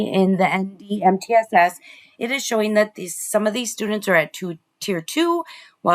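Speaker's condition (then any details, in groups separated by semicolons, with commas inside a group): No condition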